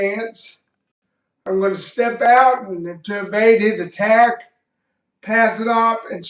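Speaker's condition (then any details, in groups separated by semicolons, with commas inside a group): Cerebral palsy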